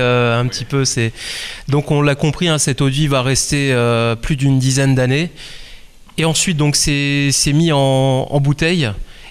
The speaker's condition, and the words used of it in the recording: None; typical speech.